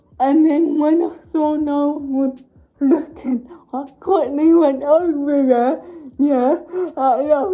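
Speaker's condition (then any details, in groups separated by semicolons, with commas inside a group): Cerebral palsy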